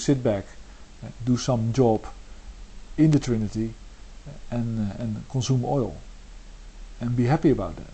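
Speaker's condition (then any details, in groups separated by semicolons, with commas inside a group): No condition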